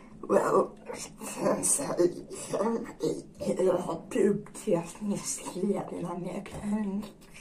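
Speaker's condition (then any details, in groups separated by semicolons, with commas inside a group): Generalized dystonia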